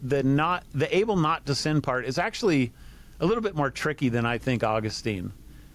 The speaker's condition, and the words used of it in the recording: No condition.